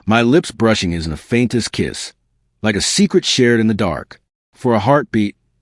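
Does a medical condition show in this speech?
No.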